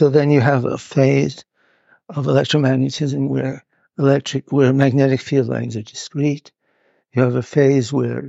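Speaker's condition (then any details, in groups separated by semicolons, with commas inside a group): Parkinson's; neurological disorder, hidden from others in early stages, now openly shown; needs to move about while filmed; audio hard to capture at points, partly due to movement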